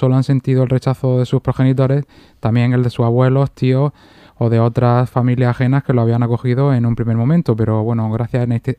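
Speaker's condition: No condition

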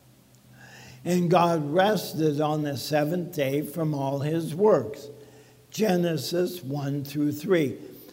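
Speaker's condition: ALS; talking funny

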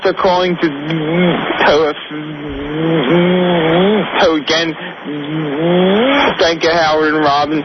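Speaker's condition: Stuttering; calling in by phone; stuttered speech; repeated words, blocks

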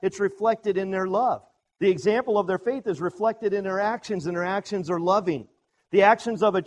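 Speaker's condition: No condition

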